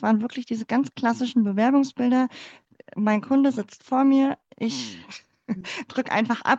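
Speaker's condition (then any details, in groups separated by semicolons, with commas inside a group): Cleft palate; mother's fingers closed palate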